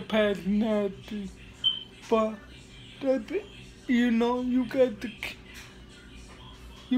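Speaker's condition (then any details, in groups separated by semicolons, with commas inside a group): Cerebral palsy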